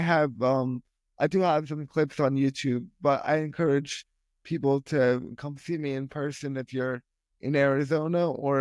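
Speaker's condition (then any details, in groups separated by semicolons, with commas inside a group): Spastic quadriplegic cerebral palsy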